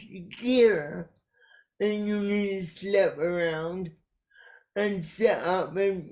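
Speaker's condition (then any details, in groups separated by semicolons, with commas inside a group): Cerebral palsy; caused by brainstem aneurysm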